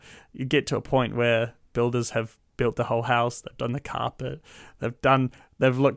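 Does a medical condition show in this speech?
No.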